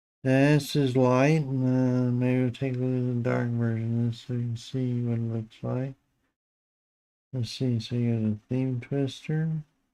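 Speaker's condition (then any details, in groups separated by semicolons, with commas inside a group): Parkinson's disease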